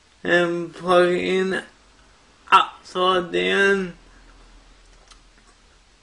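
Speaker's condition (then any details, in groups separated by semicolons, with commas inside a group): Cerebral palsy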